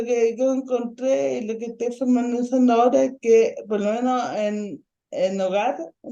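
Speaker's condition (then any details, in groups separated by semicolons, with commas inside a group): Ataxic cerebral palsy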